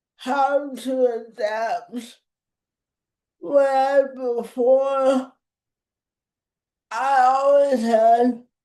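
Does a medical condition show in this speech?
Yes: cerebral palsy.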